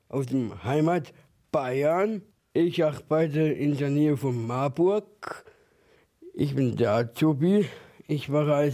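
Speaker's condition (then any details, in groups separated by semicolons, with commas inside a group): Down syndrome; trisomy 21, third copy of chromosome 21, present from birth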